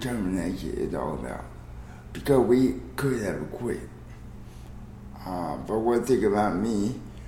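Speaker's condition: Cerebral palsy; daily fight against body spasms and gyrations

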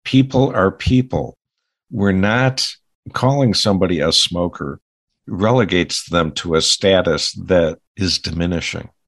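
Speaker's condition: No condition

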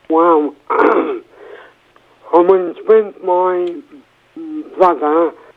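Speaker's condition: Cerebral palsy, mild

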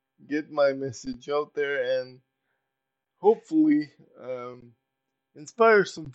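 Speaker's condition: Cerebral palsy; very poor balance

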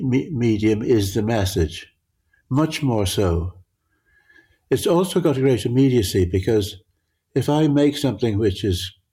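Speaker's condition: Parkinson's; difficulty judging near and far

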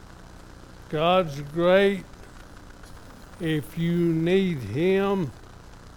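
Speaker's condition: ALS; somewhat affected, evident today

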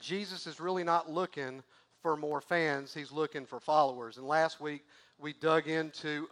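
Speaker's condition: No condition

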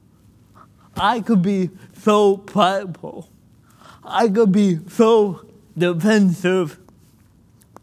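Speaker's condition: Cerebral palsy; cord around neck

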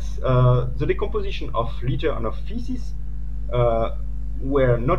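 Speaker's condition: No condition

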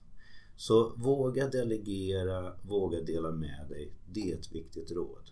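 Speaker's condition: No condition

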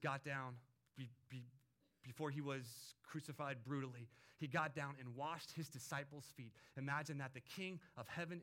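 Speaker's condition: Stuttering; says conversations would take forever if everyone were like this speaker; repeated sounds, blocks

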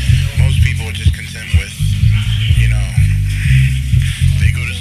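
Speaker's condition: No condition

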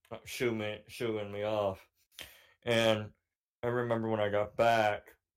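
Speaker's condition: Cleft palate; cleft palate since childhood

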